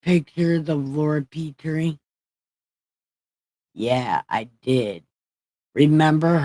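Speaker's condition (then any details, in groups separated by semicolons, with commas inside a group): Brain injury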